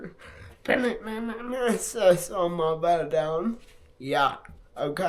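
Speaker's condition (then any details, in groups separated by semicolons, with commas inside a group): Multiple sclerosis; affects hands and left arm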